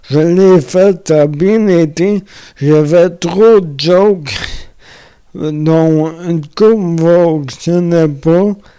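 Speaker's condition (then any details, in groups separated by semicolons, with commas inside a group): Amyotrophic lateral sclerosis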